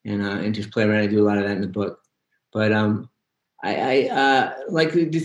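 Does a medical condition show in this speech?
Yes: young onset Parkinson's; age 59, about 30 years since diagnosis, long list of daily pills, walking fairly steadily after months of physical therapy.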